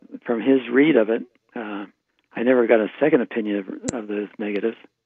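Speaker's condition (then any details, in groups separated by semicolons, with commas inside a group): Parkinson's disease; right hand tremor at onset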